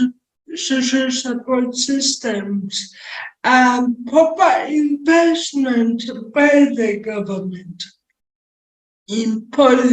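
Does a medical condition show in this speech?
Yes: cerebral palsy.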